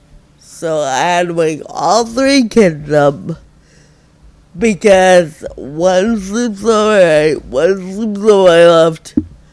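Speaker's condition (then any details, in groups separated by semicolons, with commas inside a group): Friedreich ataxia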